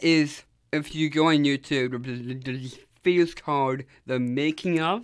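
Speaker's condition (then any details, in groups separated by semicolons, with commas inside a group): Down syndrome; able to express self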